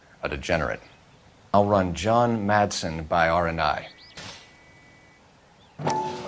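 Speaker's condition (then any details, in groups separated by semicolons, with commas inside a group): No condition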